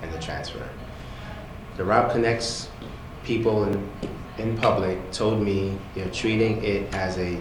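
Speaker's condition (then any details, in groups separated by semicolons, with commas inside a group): No condition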